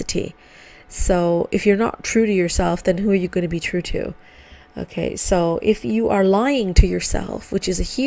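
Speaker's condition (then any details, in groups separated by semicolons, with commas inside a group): No condition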